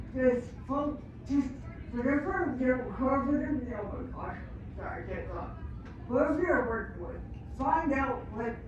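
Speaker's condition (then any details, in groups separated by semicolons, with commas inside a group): Traumatic brain injury; speech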